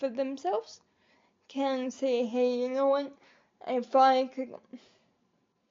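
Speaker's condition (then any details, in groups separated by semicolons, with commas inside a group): Cerebral palsy; quadriplegic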